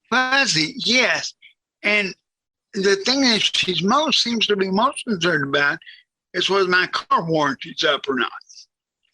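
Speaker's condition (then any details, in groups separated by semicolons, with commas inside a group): Cerebral palsy, severe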